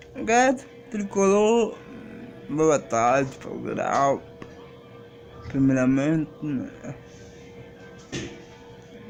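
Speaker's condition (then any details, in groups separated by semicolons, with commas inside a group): Cerebral palsy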